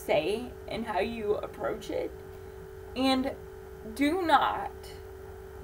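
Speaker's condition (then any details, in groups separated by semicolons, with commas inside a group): Cerebral palsy; able to talk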